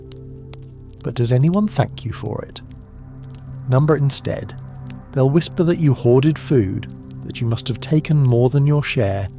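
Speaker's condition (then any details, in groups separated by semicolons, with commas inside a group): No condition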